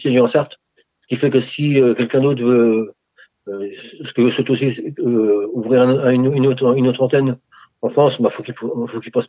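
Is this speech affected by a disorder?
Yes: Parkinson's disease; regular table tennis with able-bodied players, Ping Pong Parkinson championships for 4 years.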